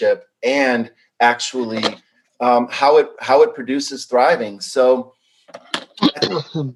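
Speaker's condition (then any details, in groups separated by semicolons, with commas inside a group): No condition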